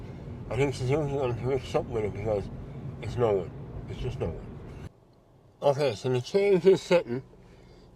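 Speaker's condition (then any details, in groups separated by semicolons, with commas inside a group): Mouth cancer surgery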